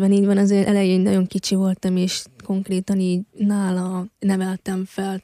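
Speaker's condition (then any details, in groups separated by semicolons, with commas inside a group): Hearing loss since infancy; congenital, found at age one, device with surgery at 2.5, eight ear operations until age ten; wears hearing device, not allowed at deaf competitions, zero hearing without device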